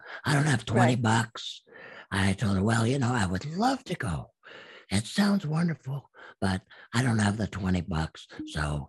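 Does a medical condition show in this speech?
Yes: absent vocal cords; still practices speaking.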